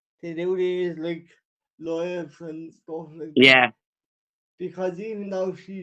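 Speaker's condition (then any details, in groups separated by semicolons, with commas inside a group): Cerebral palsy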